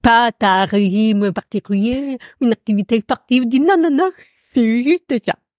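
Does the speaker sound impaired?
Yes: profound deafness; noticeable to everyone.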